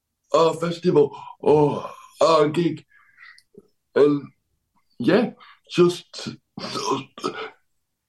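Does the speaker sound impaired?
Yes: cerebral palsy; cerebral palsy affecting left side, dodgy left arm, cannot walk, power chair, needs help getting up and dressing.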